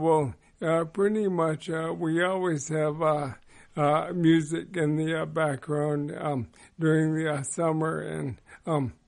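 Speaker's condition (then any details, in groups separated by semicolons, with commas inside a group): ALS; progressive motor neuron disease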